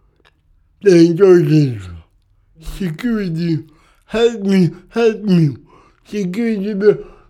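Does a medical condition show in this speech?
Yes: cerebral palsy; speech can be hard sometimes.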